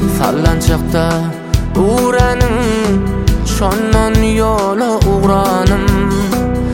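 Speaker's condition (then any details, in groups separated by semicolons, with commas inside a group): No condition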